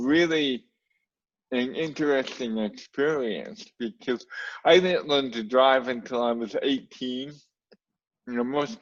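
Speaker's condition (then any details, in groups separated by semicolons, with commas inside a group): Cerebral palsy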